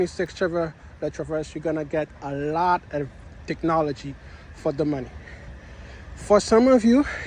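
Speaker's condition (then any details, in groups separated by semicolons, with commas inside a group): No condition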